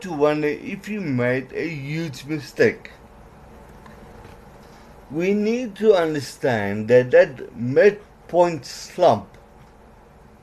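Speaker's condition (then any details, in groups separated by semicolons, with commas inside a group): Cerebral palsy; legs affected, doubted legs could last 6 continuous hours, cycled 6-7 hours daily for 7 months; some words unclear, certain letters flat, trouble formulating words, worse when mouth tires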